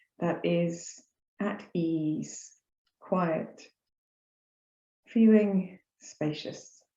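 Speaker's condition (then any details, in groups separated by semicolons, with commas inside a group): No condition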